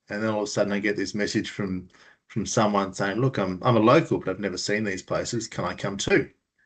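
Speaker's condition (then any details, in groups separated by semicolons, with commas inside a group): No condition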